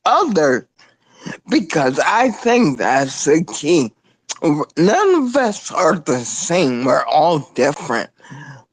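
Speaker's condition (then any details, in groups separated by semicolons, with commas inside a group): Spinocerebellar ataxia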